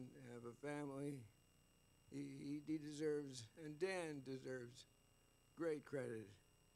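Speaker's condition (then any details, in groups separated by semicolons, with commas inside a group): Parkinson's disease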